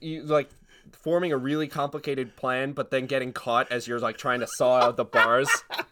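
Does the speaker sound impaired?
No.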